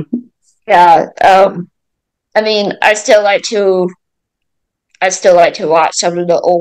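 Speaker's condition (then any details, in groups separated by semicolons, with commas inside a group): Mild cerebral palsy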